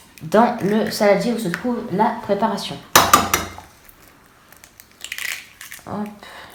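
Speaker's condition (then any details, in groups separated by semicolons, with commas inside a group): No condition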